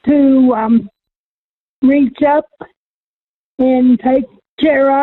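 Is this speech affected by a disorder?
Yes: cerebral palsy.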